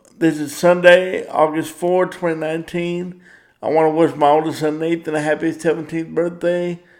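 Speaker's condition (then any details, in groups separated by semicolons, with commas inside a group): Cerebral palsy; power wheelchair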